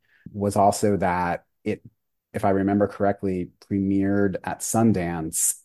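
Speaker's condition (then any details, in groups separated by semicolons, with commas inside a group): No condition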